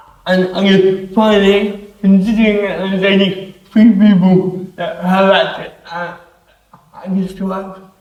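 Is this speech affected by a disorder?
Yes: cerebral palsy; affects hands.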